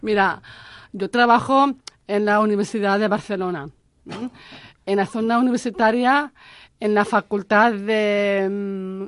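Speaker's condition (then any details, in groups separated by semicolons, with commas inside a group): Down syndrome; intellectual disability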